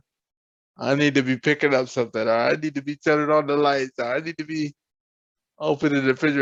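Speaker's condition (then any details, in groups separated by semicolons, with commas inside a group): Cerebral palsy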